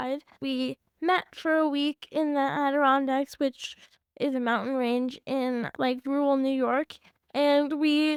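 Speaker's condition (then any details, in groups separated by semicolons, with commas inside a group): Cerebral palsy; from birth, mostly waist down, uses walker; diagnosed about age one, age seventeen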